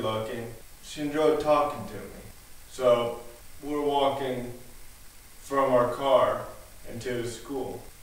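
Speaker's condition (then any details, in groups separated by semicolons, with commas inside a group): Cerebral palsy; spastic, affects walking and legs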